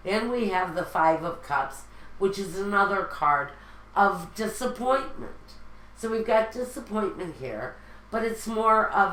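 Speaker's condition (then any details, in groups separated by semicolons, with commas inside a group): No condition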